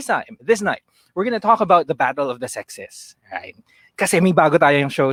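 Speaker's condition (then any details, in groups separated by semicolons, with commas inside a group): No condition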